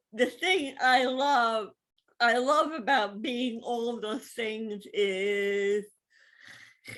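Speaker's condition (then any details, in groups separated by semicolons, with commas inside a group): Cerebral palsy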